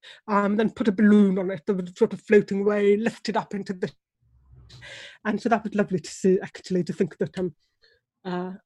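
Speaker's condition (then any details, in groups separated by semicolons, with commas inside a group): Deafness; relies on lip reading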